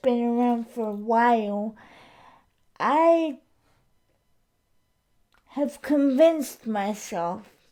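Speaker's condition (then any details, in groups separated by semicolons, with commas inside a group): Cerebral palsy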